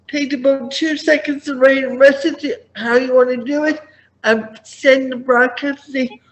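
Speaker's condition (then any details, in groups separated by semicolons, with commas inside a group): Cerebral palsy; did not talk until about age five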